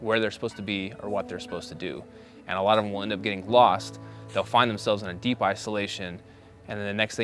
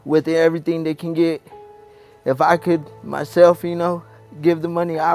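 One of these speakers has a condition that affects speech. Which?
The second: cerebral palsy; from birth, scoliosis.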